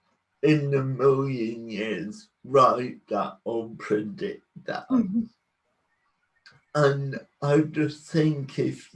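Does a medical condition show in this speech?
Yes: cerebral palsy.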